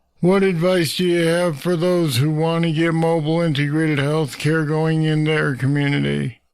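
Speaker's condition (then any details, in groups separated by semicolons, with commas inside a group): Parkinson's disease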